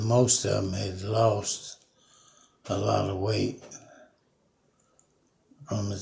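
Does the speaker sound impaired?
Yes: Parkinson's; about 5 years since onset.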